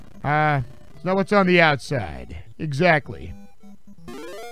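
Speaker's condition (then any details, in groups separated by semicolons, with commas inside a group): No condition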